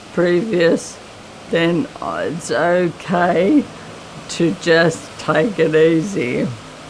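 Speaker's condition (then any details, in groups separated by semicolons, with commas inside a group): MND; limb onset, legs and arms; voice slightly raspy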